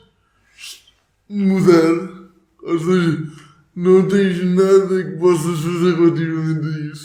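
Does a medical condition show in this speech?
Yes: cerebral palsy.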